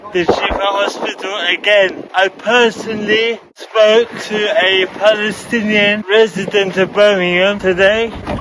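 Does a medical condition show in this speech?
Yes: cerebral palsy; wheelchair; speech difficulties.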